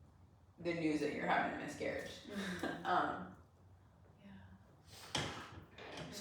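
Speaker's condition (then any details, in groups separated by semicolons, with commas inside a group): No condition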